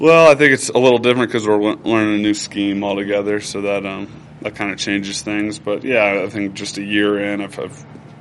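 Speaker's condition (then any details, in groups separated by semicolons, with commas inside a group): No condition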